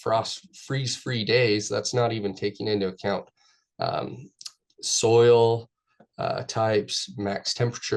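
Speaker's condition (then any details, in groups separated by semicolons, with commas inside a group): No condition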